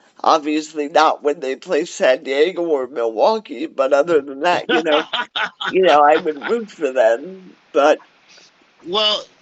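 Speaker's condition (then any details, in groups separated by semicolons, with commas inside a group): Cerebral palsy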